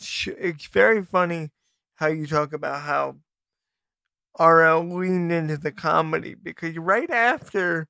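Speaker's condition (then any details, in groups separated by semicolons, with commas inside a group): Cerebral palsy; poor hand dexterity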